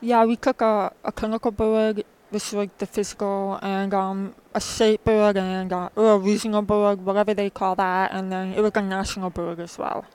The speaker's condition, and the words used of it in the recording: Deafness. She um she was deaf as well, and she uses speech just like I do.